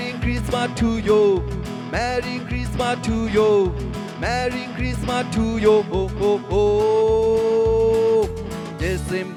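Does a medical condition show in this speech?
No.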